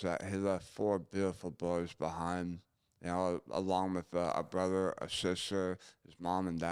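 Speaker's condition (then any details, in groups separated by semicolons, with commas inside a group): Gunshot injury to chin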